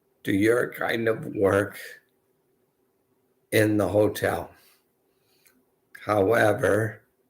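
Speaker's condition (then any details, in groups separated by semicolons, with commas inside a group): Multiple sclerosis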